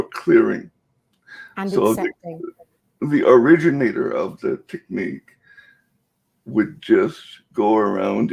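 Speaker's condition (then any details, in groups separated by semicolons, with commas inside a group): Cerebral palsy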